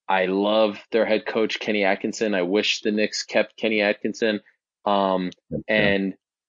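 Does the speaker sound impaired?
No.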